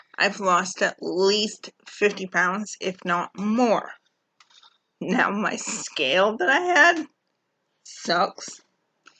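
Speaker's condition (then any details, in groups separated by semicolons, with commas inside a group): Cerebral palsy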